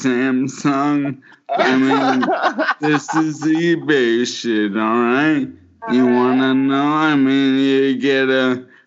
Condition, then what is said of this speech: ALS (motor neuron disease). I have a motor neuron disease. If you don't mention that, you'll be distracted the whole time.